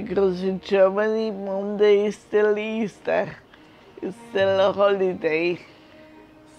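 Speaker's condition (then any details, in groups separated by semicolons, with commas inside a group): Multiple sclerosis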